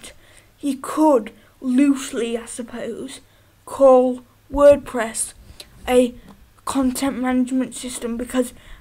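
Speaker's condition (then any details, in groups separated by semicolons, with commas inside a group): Cerebral palsy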